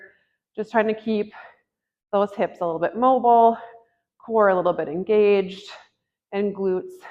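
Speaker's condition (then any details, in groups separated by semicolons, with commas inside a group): No condition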